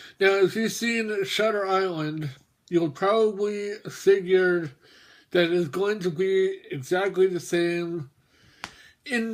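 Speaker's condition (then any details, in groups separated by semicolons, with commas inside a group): Mobius syndrome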